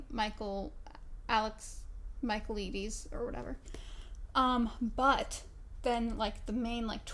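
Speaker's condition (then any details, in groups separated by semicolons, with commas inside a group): No condition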